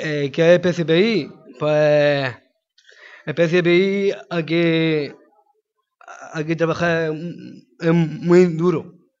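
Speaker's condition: Down syndrome; congenital

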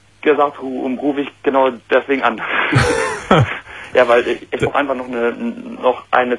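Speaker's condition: Stuttering; lifelong stuttering, since childhood; starting Del Ferro stuttering therapy on Thursday; mild stuttering on call, word repetitions, aware of it, blocks can take long, fluent on stage with microphone; repeated sounds, repeated words

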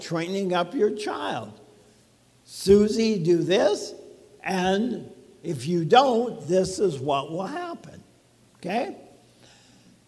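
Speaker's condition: ALS; no cure

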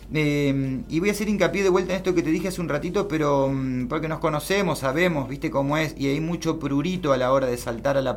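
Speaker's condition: No condition

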